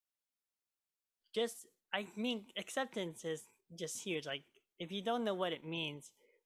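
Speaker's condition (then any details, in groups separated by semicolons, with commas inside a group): Cleft lip and palate; major closure surgery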